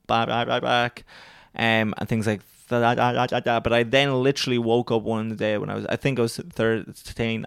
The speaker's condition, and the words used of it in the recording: Stuttering. I almost know where we're going to stammer.